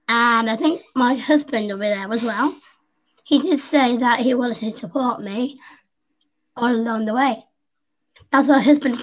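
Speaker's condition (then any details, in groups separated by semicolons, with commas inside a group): Down syndrome; congenital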